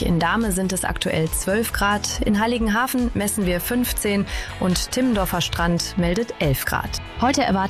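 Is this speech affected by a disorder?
No.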